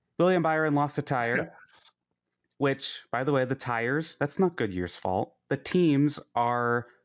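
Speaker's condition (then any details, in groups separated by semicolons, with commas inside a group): No condition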